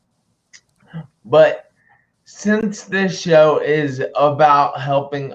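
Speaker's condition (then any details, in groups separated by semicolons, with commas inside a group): Traumatic brain injury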